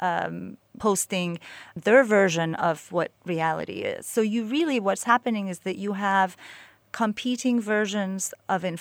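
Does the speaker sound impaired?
No.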